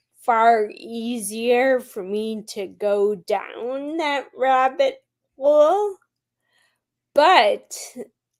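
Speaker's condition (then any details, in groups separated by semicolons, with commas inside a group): Friedreich's ataxia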